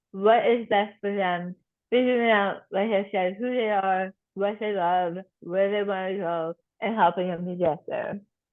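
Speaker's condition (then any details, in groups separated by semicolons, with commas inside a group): Tongue cancer surgery and reconstruction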